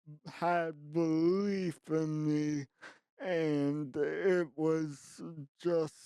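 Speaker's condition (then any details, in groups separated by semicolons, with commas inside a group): Traumatic brain injury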